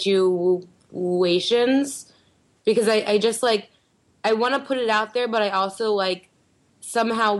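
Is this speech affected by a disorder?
Yes: stuttering; discloses stuttering to listeners (advertising) for past few years; audible stuttering, listeners sometimes confused by way of talking; here blocks.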